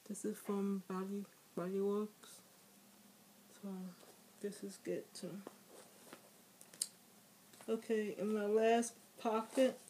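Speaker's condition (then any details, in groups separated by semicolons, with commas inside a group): Speech impairment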